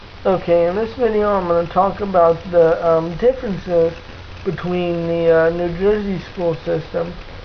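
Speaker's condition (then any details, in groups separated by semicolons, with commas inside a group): Cerebral palsy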